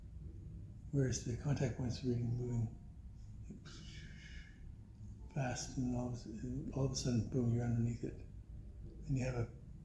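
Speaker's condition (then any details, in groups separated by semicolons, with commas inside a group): Parkinson's; voice weakened by Parkinson's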